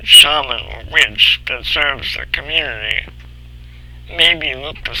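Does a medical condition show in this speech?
Yes: cerebral palsy.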